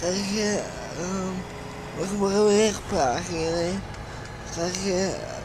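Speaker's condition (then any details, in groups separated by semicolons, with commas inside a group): Cerebral palsy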